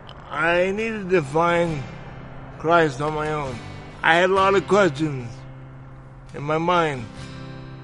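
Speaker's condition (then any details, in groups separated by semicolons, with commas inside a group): Cerebral palsy; from birth, umbilical cord around neck cut oxygen to brain, wheelchair user all life; manner may confuse listeners, per pastor introducing clip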